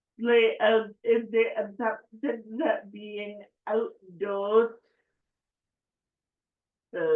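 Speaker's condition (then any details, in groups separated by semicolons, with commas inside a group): Cerebral palsy; affects speech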